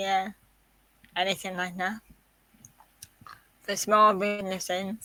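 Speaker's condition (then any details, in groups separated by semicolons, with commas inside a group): Quadriplegic cerebral palsy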